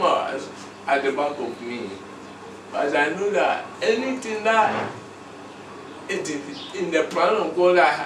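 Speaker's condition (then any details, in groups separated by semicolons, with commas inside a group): Cerebral palsy; underdeveloped brain movement and speech areas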